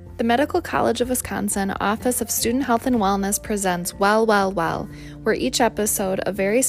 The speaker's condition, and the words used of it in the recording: None; typical speech.